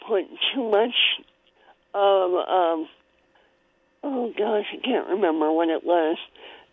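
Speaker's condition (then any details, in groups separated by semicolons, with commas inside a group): Cleft palate; spoon-fed in early childhood around age three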